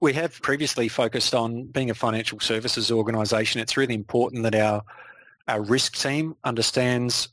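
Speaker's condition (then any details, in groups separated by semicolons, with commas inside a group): No condition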